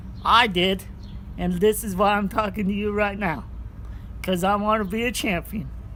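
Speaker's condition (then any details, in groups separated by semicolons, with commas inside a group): Cerebral palsy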